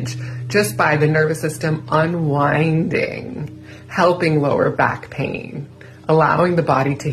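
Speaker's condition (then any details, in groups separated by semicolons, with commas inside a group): No condition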